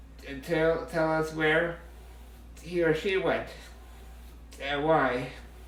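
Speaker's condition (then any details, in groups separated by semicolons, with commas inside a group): Muscular dystrophy, Duchenne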